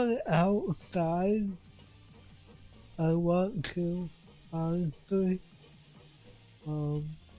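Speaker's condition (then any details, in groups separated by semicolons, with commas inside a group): Cerebral palsy; affects voice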